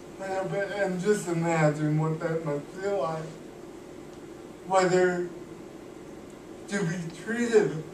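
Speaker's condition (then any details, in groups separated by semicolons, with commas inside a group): Cerebral palsy; cannot walk, uses wheelchair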